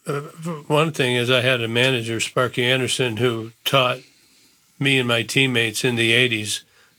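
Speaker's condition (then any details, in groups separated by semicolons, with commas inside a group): Parkinson's disease; diagnosed about 11 years ago, works out daily: walking, jogging, aerobic exercise in and out of pool; about 11 years since diagnosis, currently at drooling stage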